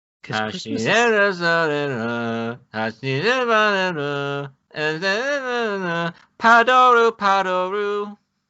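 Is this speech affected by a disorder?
No.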